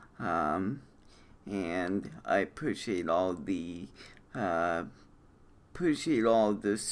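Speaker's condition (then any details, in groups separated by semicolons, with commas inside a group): Cerebral palsy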